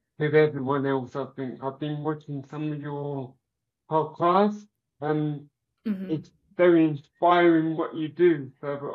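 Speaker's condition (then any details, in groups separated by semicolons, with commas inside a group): Cerebral palsy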